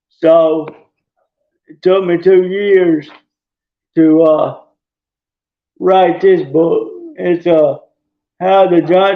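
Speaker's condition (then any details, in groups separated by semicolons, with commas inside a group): Traumatic brain injury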